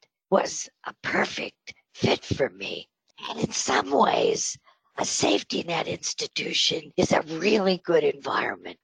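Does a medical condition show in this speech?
Yes: spasmodic dysphonia; on Botox treatment.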